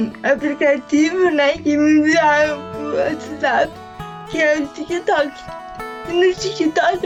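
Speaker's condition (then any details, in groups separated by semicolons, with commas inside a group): Mixed cerebral palsy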